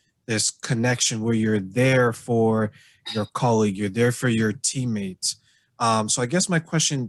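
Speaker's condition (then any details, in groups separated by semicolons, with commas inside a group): No condition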